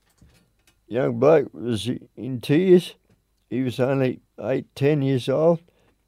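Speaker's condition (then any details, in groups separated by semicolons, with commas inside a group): Motor neurone disease; diagnosed about a year ago, began with arm cramps then tingling up arm, progressive decline; living in aged care after going downhill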